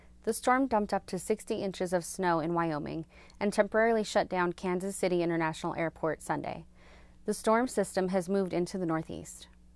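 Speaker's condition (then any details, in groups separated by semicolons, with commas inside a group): No condition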